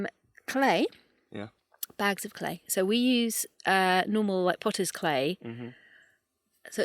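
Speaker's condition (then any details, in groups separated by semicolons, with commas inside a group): No condition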